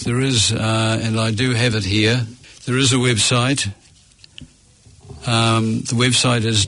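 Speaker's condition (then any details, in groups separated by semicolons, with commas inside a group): Parkinson's disease; symptoms about 6 years, subtle onset, shuffling gait, tremor in feet only, no hand tremor, on medication, boxing exercise; speech not too bad today; intermittent softness of speech, people can't hear, most days speech fine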